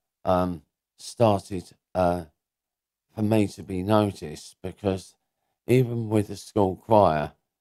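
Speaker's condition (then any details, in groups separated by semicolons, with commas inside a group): Cerebral palsy; diagnosed as baby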